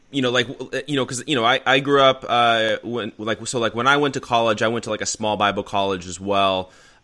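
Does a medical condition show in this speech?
No.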